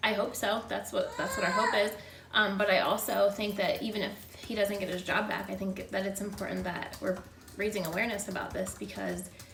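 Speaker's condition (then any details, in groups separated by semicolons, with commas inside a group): No condition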